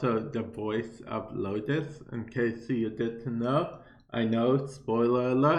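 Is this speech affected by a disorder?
Yes: cerebral palsy; affects speech.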